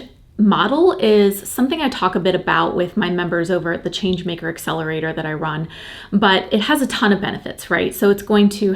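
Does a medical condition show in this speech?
No.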